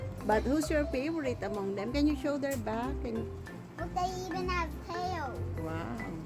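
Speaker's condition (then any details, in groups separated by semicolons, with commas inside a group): No condition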